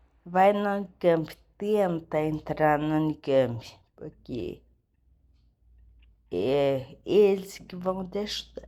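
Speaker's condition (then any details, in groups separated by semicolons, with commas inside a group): Cerebellar ataxia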